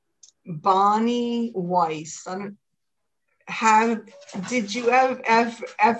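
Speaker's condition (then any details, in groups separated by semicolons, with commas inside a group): Stuttering; formerly covert, fluency shaping then stuttering modification therapy with Woody Starkweather; stutters openly, doing own speech tune-up; formerly very disfluent with blocking and avoidance, now practicing easy stuttering; repeated sounds, prolonged sounds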